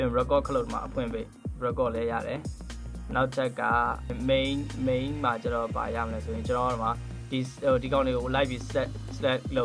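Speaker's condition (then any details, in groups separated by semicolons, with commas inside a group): No condition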